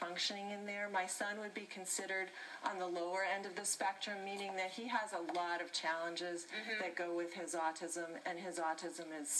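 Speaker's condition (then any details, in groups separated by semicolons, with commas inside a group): No condition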